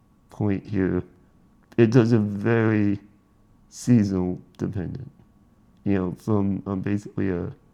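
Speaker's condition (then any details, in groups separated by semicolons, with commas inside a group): Spinal muscular atrophy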